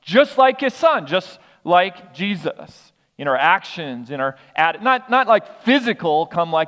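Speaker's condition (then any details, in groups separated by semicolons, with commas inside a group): No condition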